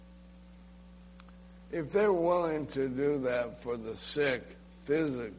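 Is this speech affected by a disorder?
Yes: ALS; diagnosed last summer, end of life approaching, muscles quickly stopping working, legs affected, drops things.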